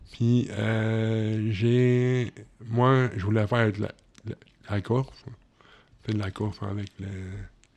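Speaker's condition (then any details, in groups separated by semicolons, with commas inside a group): Cerebral palsy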